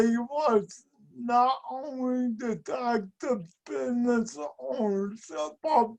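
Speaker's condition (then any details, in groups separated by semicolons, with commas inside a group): Speech and mobility impairment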